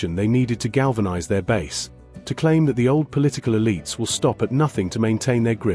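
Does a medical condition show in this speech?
No.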